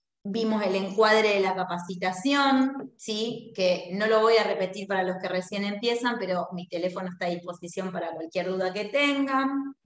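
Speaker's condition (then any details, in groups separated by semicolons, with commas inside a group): No condition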